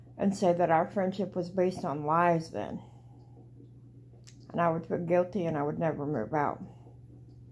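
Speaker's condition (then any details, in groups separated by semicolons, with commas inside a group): Cerebral palsy; walks flat-footed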